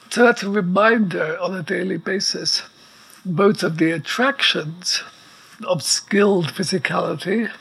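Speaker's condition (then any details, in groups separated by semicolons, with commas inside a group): ALS; writes by dictation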